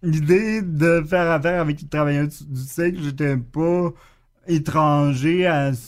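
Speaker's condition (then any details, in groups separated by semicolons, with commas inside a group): Cerebral palsy; acquired after chickenpox with intense fever at three weeks old, wheelchair user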